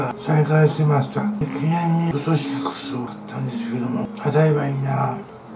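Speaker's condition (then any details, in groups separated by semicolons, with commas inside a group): Tongue cancer, partial glossectomy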